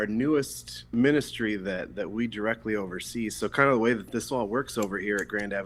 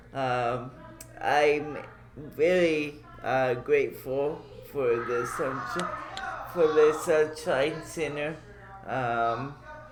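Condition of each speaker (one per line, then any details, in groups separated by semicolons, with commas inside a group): No condition
Cerebral palsy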